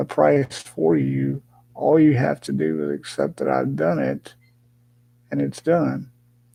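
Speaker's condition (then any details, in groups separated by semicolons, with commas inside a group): Cerebral palsy; has had speech therapy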